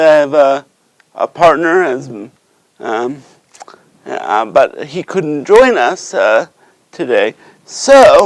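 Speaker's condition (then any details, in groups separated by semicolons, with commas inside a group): Cerebral palsy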